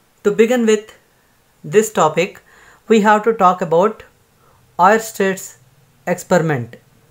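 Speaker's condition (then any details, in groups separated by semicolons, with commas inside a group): No condition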